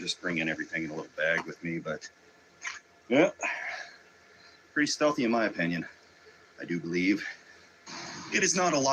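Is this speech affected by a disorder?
No.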